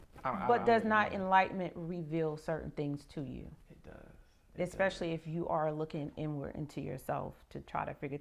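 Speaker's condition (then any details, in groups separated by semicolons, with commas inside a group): No condition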